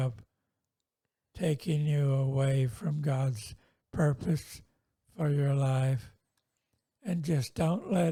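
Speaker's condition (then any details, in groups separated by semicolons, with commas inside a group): Multiple sclerosis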